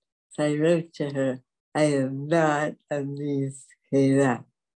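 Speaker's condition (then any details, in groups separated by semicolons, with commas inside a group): Dystonia; affects walking and speech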